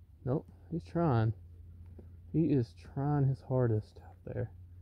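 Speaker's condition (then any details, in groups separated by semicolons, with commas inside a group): No condition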